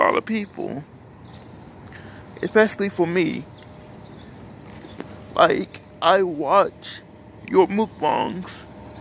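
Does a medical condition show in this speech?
Yes: cerebral palsy; speech is not the best.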